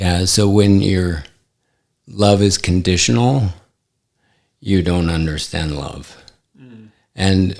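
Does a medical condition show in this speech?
Yes: ALS; affects hand function.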